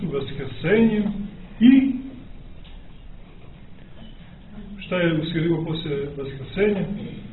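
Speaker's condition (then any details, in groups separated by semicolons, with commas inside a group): No condition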